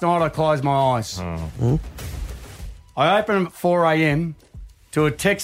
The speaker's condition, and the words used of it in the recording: None; typical speech.